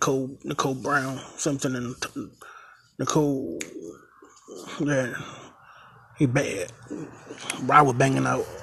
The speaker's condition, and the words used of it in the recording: Stuttering. I know y'all saying, damn, this nigga can't talk for shit, man.